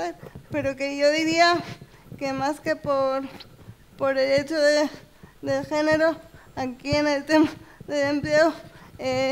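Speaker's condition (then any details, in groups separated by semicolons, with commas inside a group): Cerebral palsy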